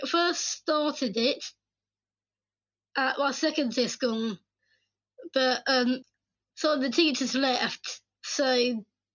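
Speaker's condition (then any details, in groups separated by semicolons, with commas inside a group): Down syndrome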